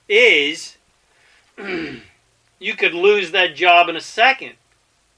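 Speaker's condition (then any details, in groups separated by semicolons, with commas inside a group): No condition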